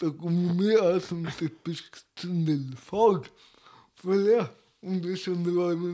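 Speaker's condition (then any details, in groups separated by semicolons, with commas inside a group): Cerebral palsy; speech difficulties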